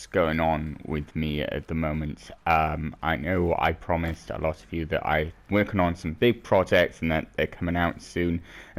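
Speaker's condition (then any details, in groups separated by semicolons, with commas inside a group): No condition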